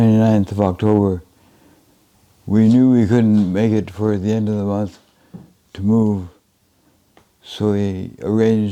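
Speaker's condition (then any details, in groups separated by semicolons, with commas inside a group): Advanced Parkinson's disease, severe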